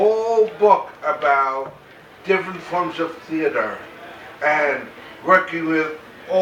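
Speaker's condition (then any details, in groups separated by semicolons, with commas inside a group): Cerebral palsy, mild; mainly affects speech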